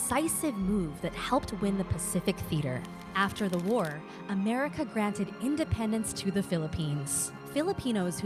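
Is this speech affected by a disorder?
No.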